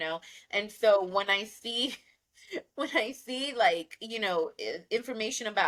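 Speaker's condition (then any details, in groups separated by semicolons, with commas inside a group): No condition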